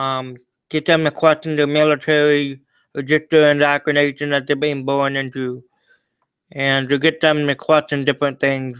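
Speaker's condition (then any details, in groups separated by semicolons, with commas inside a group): Cerebral palsy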